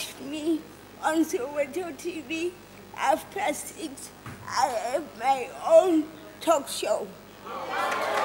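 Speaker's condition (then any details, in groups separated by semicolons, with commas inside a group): Cerebral palsy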